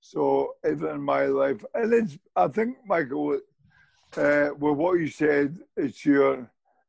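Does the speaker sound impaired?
Yes: motor neurone disease; nearly 4 years since diagnosis, needs help showering, feeding and dressing, still walks, gym, climbs stairs.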